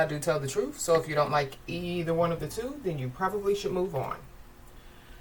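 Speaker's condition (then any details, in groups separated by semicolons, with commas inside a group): No condition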